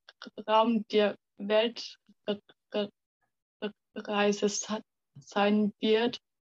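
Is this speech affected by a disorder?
Yes: stuttering; stuttering since kindergarten age, many logopedists and speech therapists, stuttering therapy groups with other stutterers; 18 years old, fighting stuttering less with pressure and resistance; part-word and word repetitions, we wegzulaufen; here blocks.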